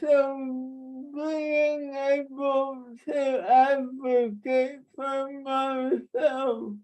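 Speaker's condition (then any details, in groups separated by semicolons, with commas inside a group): Traumatic brain injury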